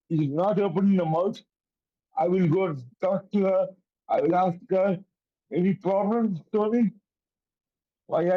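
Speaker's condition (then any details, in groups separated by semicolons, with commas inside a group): Cerebral palsy; affects coordination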